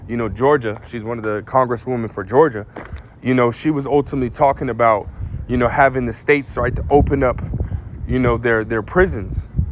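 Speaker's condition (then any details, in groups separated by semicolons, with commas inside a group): No condition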